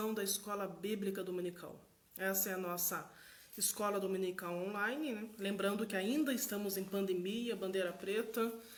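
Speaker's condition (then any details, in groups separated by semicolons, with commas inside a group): No condition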